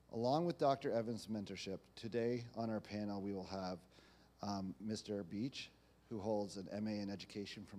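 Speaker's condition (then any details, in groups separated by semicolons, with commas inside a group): No condition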